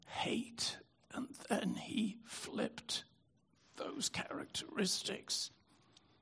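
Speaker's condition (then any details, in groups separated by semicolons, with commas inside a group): Spasmodic dystonia; affected voice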